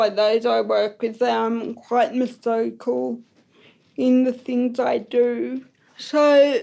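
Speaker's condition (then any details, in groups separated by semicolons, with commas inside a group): Ataxic cerebral palsy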